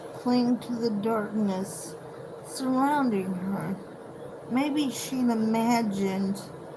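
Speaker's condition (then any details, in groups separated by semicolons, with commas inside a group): Cerebral palsy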